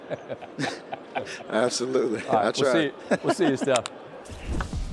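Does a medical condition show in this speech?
No.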